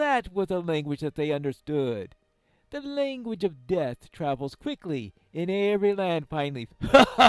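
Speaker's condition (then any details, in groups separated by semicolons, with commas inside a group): No condition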